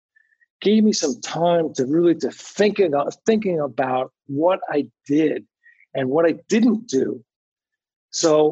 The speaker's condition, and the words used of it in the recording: Aphasia. I, I, I have a couple of problems word finding, word finding.